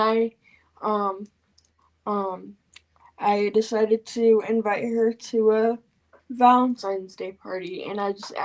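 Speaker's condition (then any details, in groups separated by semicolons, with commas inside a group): Cerebral palsy; from birth, wheelchair user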